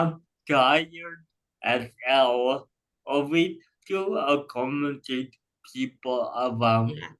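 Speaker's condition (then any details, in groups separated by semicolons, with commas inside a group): Cerebral palsy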